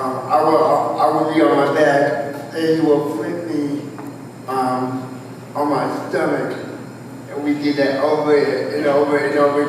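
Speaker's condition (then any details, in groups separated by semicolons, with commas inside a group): Cerebral palsy, spastic quadriplegia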